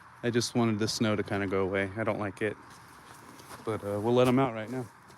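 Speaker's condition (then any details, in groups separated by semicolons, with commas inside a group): No condition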